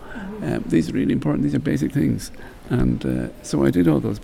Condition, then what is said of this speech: Parkinson's disease. And that really gave me, you know, the tools to deal with my voice fading, because my voice was fading.